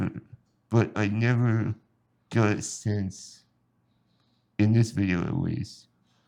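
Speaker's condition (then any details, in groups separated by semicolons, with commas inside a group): Spinal muscular atrophy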